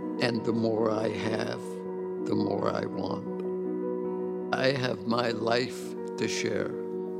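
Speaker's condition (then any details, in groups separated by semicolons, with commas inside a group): ALS (Lou Gehrig's disease); over 10 years since diagnosis, initial prognosis 2 to 5 years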